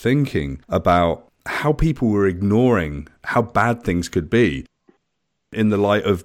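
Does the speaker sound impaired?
No.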